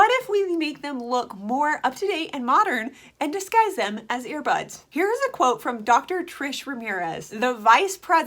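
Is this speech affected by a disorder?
No.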